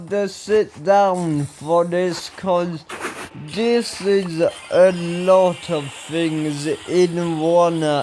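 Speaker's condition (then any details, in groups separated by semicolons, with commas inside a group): Ataxia; speech recently worse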